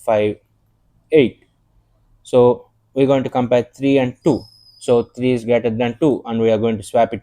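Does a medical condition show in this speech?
No.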